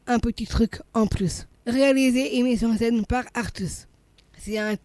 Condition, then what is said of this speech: Down syndrome. Ça arrive qu'on a des problèmes de déglutition et des problèmes de lenteur.